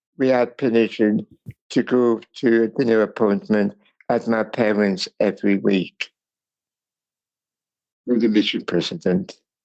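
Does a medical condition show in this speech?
Yes: cerebral palsy.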